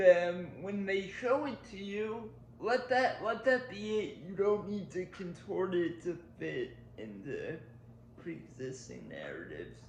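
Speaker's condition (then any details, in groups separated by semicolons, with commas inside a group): Cerebral palsy; powered wheelchair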